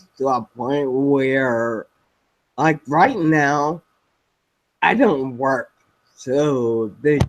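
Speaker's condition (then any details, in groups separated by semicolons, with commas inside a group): Spinocerebellar ataxia type 7, SCA7; progressive degenerative, impairs walking, balance, coordination, speech; diagnosed several years ago, no wheelchair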